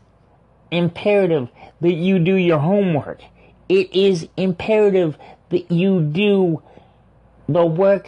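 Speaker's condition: Cerebral palsy; cerebral palsy from birth

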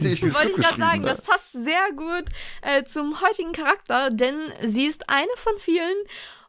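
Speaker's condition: No condition

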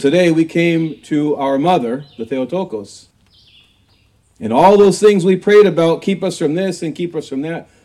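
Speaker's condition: No condition

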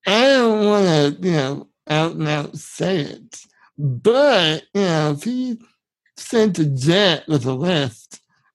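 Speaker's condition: Spinal muscular atrophy; genetic, present from birth, form of muscular dystrophy, brain signals not reaching muscles, severe atrophy in almost all muscles; needs heavily adapted van for live poker, accessible van GoFundMe started by Veronica Brill; subtitles provided for guest's speech in video version

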